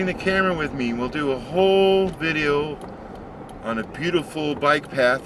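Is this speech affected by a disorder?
No.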